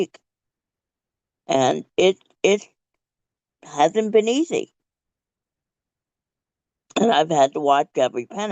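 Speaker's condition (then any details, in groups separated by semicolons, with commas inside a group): Cerebral palsy; speech therapy in childhood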